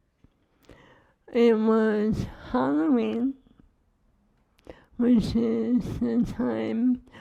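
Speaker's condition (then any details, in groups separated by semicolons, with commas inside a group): ALS; feeding tube; swallowing lost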